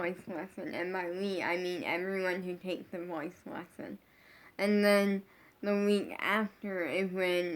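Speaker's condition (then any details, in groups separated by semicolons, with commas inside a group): Brain injury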